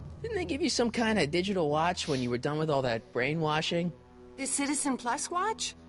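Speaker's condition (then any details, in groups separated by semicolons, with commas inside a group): No condition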